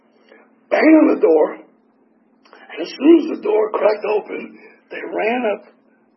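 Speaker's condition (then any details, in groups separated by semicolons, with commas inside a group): Tracheotomy; tracheotomy for 4 years, 8 surgeries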